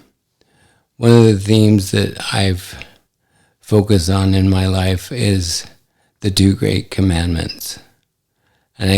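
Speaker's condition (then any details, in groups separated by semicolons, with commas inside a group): ALS; affects hand function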